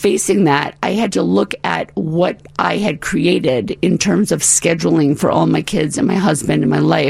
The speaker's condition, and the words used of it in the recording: Vocal cord paralysis. Yes, I have a paralyzed vocal cord and there's some residual issues, but I mean, I'm pretty great.